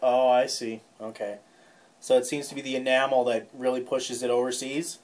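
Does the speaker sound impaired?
No.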